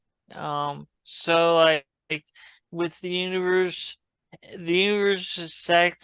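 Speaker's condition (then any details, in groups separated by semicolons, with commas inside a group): Traumatic brain injury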